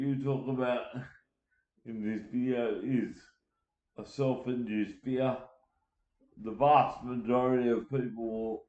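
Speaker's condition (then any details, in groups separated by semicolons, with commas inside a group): Cerebral palsy; uses wheelchair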